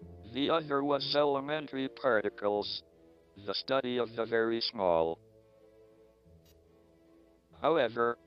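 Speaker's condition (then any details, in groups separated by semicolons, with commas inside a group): ALS, speech-generating device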